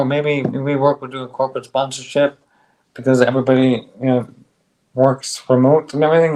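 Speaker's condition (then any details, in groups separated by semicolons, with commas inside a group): ALS; on drug, stronger bite, speaks better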